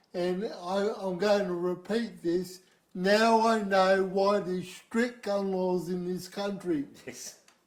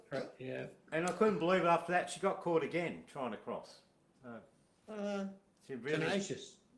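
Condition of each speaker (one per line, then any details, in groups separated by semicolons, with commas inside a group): Cerebral palsy
No condition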